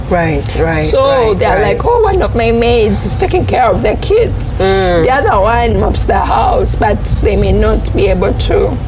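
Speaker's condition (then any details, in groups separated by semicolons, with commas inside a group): Cerebral palsy; hearing difficulty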